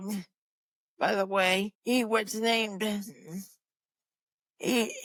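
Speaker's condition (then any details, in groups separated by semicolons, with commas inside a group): Cerebral palsy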